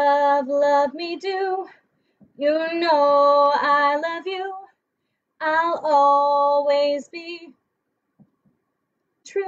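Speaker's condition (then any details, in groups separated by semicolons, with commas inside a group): No condition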